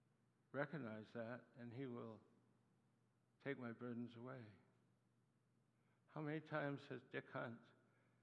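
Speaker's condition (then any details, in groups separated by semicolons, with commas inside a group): Parkinson's disease; Parkinson's attacks muscles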